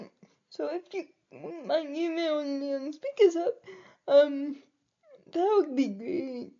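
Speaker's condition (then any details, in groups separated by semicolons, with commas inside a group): Cerebral palsy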